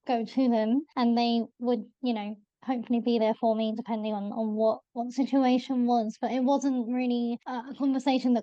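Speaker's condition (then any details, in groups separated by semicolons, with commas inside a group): Bilateral cleft lip and palate; congenital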